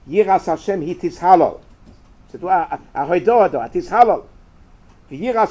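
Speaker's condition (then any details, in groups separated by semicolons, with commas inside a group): No condition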